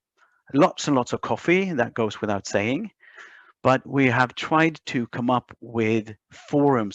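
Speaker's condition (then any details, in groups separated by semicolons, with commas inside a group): No condition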